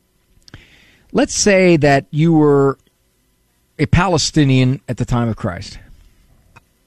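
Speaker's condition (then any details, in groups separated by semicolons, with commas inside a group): No condition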